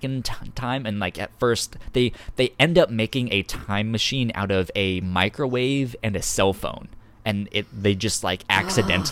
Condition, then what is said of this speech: Stuttering. So it's technically, it's a speech impediment.